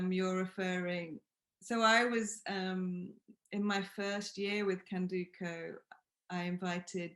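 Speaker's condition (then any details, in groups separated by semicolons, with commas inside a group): No condition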